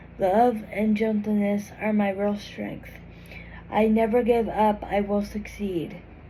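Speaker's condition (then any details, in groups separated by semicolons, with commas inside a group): Cerebral palsy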